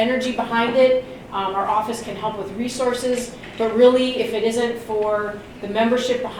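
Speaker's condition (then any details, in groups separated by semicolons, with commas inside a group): No condition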